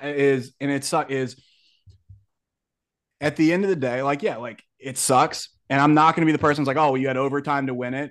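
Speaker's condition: No condition

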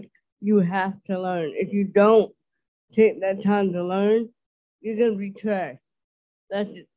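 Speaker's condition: Dysarthria; milder than typical dysarthria

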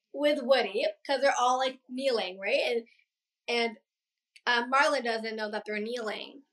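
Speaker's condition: Down syndrome; past speech therapy, therapist helped connect with thoughts, open heart surgery at 19, stopped singing and vocal coaching afterwards

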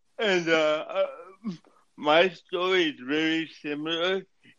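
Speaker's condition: Cerebral palsy; affects speech

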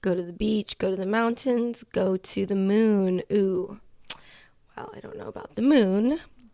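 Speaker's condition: No condition

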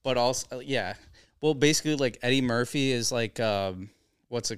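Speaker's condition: No condition

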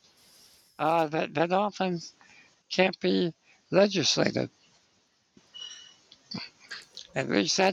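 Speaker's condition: Spinal muscular atrophy; lifelong wheelchair use

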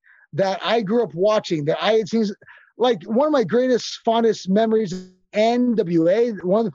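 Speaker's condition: No condition

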